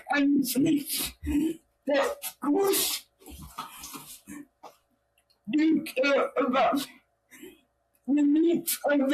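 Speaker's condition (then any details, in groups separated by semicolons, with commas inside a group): Cerebral palsy; own voice needs subtitles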